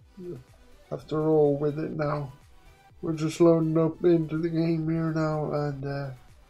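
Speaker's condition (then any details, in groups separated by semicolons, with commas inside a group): Quadriplegic cerebral palsy; uses one hand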